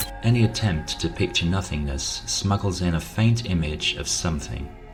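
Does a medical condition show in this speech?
No.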